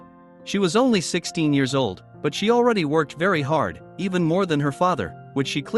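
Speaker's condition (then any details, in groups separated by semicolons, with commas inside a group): No condition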